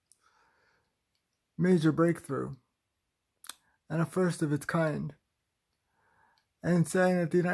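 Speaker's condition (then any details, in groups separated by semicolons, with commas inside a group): Cerebral palsy, spastic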